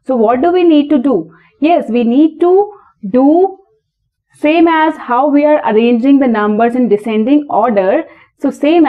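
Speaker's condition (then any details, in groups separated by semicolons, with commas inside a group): No condition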